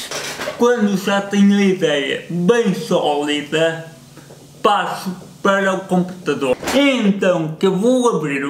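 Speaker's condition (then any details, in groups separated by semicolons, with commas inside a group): Cerebral palsy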